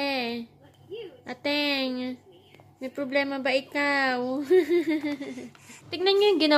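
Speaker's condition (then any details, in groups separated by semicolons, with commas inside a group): No condition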